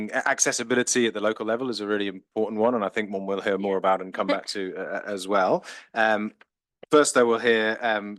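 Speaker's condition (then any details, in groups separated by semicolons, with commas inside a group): No condition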